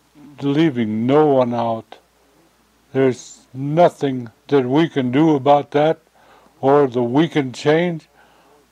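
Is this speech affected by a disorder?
Yes: stroke; stroke at age 78, trembling hands, fell and broke hip, arterial aneurysm found on x-rays, surgery; convalescing at home after aneurysm surgery, could not walk for a while, even with walker; slurred speech after stroke, hard time finding words, shaky voice.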